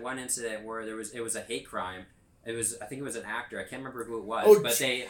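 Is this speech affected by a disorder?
No.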